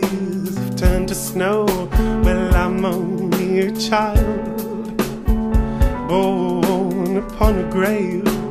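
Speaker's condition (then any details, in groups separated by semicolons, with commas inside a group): No condition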